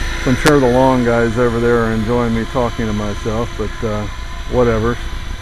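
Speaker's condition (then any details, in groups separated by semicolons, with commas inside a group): No condition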